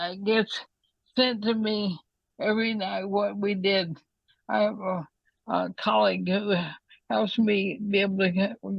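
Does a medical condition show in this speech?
Yes: ALS.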